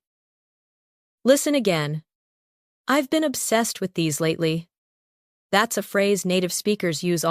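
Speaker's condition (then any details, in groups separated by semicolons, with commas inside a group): No condition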